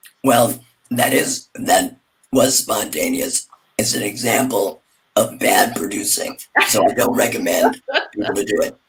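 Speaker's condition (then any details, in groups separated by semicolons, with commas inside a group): Laryngectomy; total laryngectomy after radiation damage, voice prosthesis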